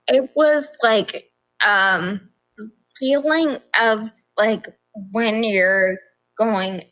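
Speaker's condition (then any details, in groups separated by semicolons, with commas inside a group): Progressive ataxia; balance problems, nerve pain; affects speech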